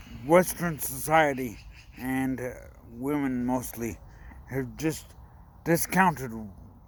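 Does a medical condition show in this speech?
Yes: brain injury.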